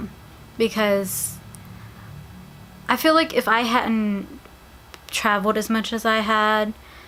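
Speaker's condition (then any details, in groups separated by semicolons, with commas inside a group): No condition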